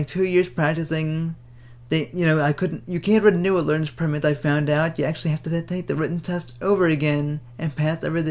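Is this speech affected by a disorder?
Yes: cerebral palsy; Ilizarov operation; speaks fast.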